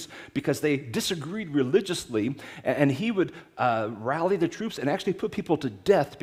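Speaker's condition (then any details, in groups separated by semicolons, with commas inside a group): No condition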